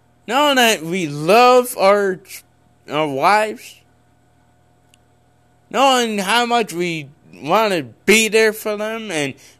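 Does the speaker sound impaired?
Yes: cerebral palsy; congenital cerebral palsy.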